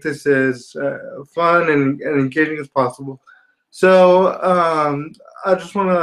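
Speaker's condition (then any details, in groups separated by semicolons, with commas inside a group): Spastic quadriplegia cerebral palsy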